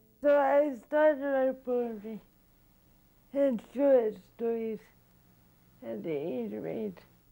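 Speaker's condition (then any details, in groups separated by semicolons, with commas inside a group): Cerebral palsy; quadriplegic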